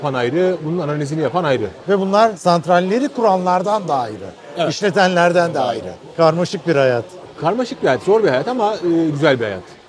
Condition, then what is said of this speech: No condition.